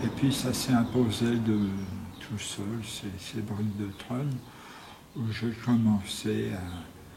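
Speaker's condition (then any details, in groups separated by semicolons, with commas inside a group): Tongue cancer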